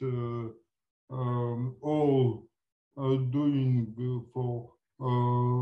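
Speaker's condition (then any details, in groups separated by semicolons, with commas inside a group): Cerebral palsy; from birth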